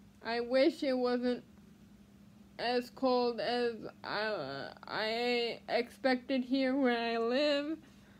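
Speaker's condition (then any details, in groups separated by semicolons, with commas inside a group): Cerebral palsy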